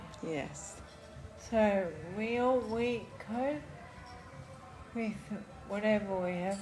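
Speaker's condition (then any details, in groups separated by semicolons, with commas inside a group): Friedreich's ataxia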